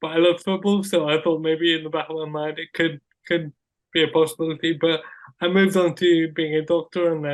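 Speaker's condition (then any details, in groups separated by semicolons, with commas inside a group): Cerebral palsy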